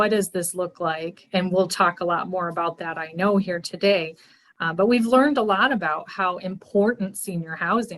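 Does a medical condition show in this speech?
No.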